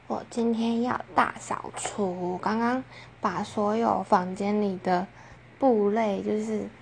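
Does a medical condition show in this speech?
No.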